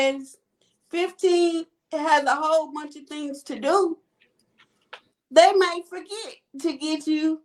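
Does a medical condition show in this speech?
Yes: cerebral palsy.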